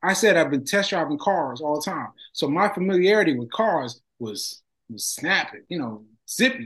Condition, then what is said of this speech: Aphasia. To be honest, to me, you, you sound great.